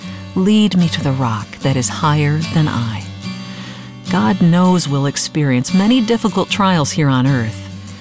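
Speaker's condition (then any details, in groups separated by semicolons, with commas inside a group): No condition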